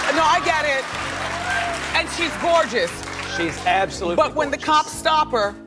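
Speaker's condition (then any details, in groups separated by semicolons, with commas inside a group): No condition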